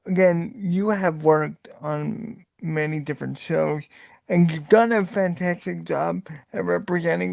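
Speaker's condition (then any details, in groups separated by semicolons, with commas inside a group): Cerebral palsy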